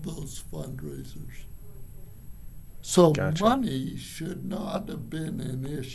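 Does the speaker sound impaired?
Yes: cerebral palsy; from birth.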